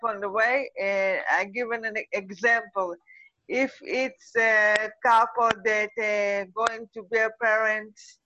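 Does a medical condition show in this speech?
Yes: cerebral palsy; uses a wheelchair, mother of two children.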